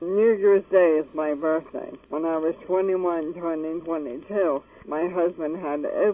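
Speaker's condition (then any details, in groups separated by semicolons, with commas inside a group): ALS; wheelchair user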